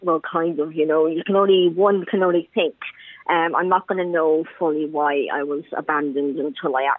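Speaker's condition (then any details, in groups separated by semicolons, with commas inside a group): Cleft palate; congenital cleft palate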